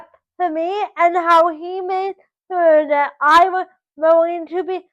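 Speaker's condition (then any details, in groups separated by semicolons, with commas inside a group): Cerebral palsy, spastic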